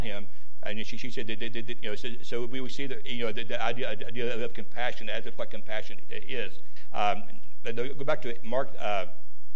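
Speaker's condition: Stuttering; stutter as usual way of talking, recent neck surgery; throat may get scratchy during talk, Halls lozenges at hand; worse when unwell, mistaken for stroke by Life Squad paramedics; repeated sounds, repeated words

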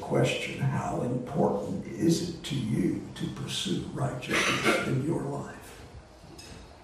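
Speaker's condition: Voice disorder; not contagious

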